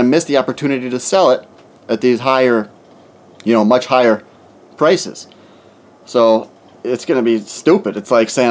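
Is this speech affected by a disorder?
No.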